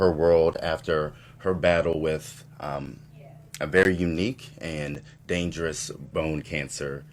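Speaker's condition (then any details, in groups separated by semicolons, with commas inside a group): No condition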